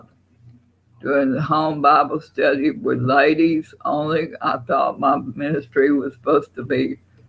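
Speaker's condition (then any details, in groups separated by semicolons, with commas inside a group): Parkinson's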